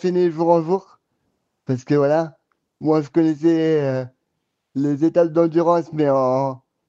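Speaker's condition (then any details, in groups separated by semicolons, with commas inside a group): Cerebral palsy; cerebral palsy causing quadriplegia since birth; round-the-clock personal assistants, sophrology, pool and osteopathy sessions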